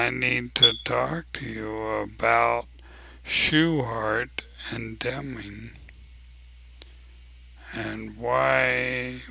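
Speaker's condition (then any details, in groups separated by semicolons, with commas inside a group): ALS; abnormally slow voice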